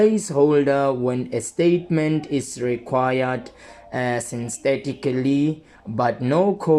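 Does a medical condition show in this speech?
No.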